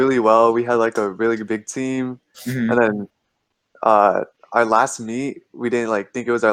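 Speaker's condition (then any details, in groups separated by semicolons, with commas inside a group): No condition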